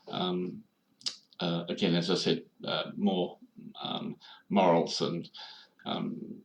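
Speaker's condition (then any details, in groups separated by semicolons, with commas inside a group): No condition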